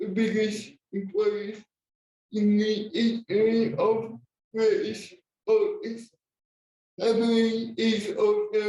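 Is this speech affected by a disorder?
Yes: cerebral palsy, spastic and dyskinetic.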